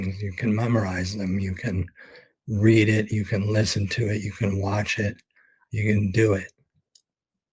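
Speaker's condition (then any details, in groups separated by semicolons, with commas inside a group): ALS; expects to lose voice very soon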